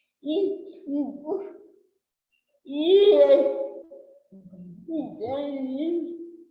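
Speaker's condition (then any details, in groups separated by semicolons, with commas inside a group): Cerebral palsy; since birth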